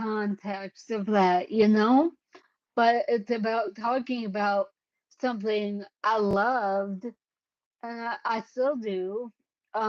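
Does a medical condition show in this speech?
Yes: cerebellar ataxia.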